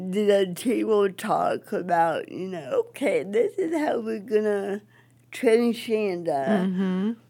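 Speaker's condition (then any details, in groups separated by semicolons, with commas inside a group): Cerebral palsy; affects speech, wheelchair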